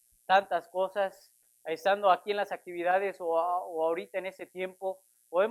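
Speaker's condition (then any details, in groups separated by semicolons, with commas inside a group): No condition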